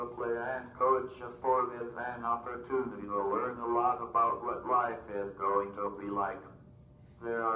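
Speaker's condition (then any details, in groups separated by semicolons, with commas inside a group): Cerebral palsy, athetoid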